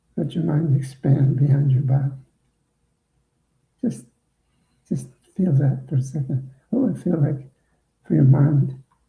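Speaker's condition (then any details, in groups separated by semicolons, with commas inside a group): Parkinson's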